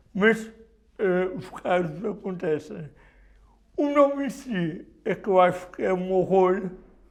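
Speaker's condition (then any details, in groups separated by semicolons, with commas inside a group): Cerebral palsy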